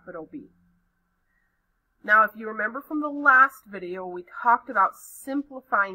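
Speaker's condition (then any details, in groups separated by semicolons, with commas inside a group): No condition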